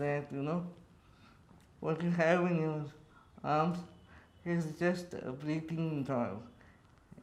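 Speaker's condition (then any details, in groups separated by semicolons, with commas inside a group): Cerebral palsy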